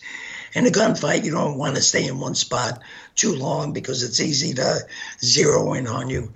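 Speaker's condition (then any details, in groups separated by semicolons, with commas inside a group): Gunshot injury to voice box; face bullet ripped esophagus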